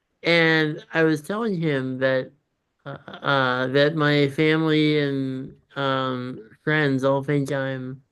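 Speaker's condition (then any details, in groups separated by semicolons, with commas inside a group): Congenital muscular dystrophy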